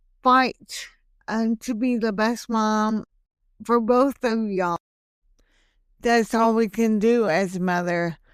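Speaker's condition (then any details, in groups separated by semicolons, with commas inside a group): Hemiplegic cerebral palsy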